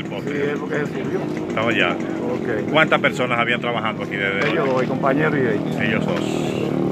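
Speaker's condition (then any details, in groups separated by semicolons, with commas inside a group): No condition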